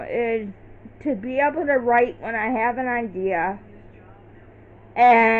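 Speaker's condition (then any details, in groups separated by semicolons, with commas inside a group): Cerebral palsy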